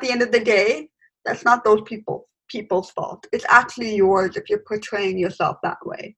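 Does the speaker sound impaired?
Yes: hearing loss with cochlear implant; congenital hearing loss, cochlear implant turned off to sleep, trouble with unfamiliar, male or fast voices on calls; lip-reading interviewer over video call.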